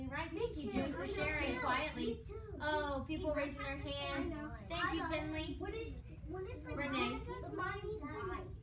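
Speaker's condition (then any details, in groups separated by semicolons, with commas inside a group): No condition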